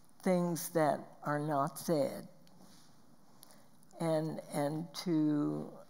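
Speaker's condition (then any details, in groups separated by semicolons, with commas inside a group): Spasmodic dysphonia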